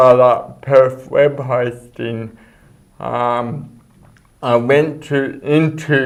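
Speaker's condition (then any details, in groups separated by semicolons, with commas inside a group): Cerebral palsy; speech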